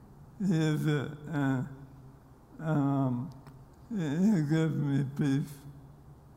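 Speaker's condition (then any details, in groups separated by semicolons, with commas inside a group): ALS; seen crawling on stage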